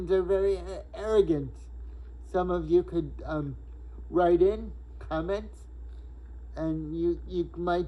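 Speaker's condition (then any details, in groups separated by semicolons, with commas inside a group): Cerebral palsy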